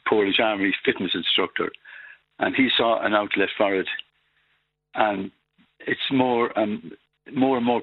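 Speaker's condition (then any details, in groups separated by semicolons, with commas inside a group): Parkinson's; progressive, over 10 years since diagnosis, no cure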